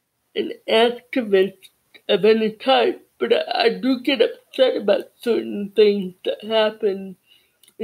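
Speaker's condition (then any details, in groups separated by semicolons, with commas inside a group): Cerebral palsy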